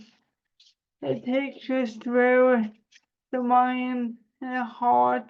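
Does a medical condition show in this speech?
Yes: cerebral palsy; spasticity.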